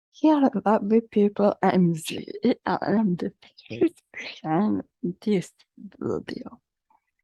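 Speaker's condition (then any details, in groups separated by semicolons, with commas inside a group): Generalized dystonia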